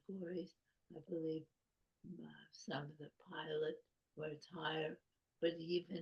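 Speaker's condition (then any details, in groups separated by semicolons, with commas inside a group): ALS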